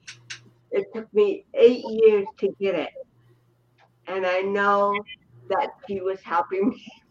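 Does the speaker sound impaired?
Yes: cerebral palsy; cerebral palsy present from birth, has used crutches.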